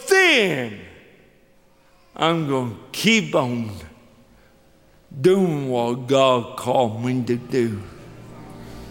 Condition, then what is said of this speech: Cerebral palsy. It's a privilege to talk funny. When I'm in public and I open my mouth, people look.